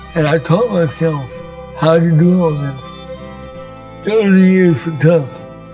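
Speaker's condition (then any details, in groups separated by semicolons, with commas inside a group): Cerebral palsy; from birth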